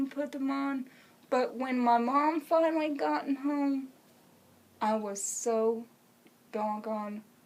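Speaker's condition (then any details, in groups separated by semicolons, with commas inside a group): Cerebral palsy; congenital, uses wheelchair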